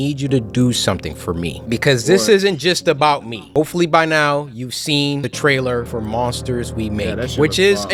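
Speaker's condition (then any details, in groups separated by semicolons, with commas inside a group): No condition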